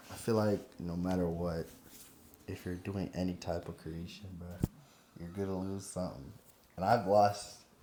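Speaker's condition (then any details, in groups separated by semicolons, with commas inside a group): No condition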